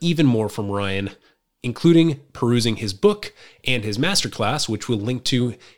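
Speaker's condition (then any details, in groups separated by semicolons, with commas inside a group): No condition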